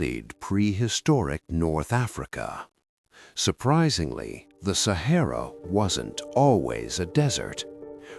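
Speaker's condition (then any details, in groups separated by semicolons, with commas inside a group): No condition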